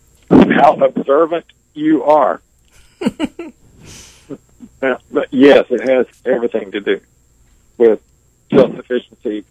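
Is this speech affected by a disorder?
Yes: ALS; diagnosed nearly 20 years ago, initially given 2 to 5 years to live; on a ventilator; pauses along the way while speaking due to ventilator.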